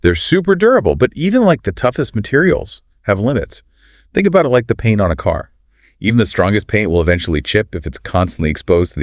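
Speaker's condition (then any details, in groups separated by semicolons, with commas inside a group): No condition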